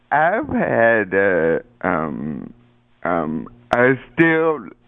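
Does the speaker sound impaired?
Yes: cerebral palsy.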